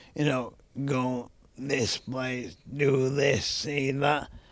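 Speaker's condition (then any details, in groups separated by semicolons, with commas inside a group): ALS; young onset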